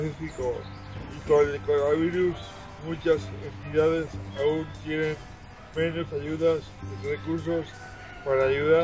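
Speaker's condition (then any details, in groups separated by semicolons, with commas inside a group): Cerebral palsy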